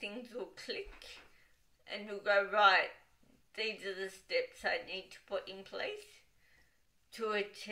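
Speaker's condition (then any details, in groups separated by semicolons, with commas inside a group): Cerebral palsy, dystonic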